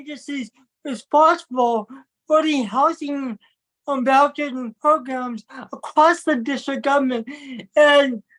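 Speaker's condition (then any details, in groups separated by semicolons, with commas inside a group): Cerebral palsy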